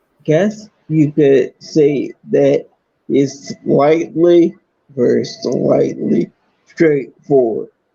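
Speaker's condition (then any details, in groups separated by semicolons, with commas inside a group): Multiple sclerosis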